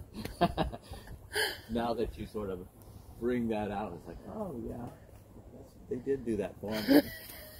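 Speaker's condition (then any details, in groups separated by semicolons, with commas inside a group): No condition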